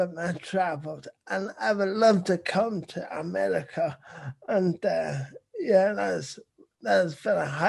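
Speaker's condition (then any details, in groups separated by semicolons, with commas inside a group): Cerebral palsy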